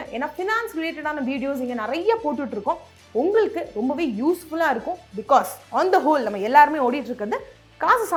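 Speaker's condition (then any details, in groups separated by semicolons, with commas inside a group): No condition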